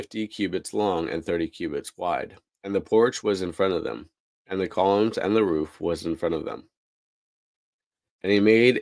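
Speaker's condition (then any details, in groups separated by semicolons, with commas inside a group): No condition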